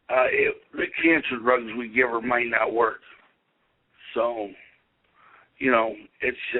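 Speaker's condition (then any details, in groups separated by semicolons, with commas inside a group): Cerebral palsy; severe muscle spasms, spastic legs, uses wheelchair; able to speak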